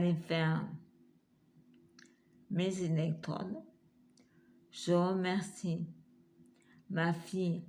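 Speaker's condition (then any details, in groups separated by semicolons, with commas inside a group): Multiple sclerosis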